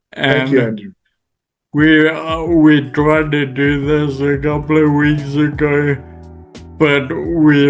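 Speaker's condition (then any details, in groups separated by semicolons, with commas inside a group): Friedreich's ataxia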